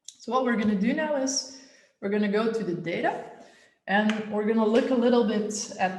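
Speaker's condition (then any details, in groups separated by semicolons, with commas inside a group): No condition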